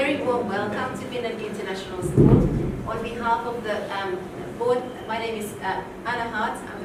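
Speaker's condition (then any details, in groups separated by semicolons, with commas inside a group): No condition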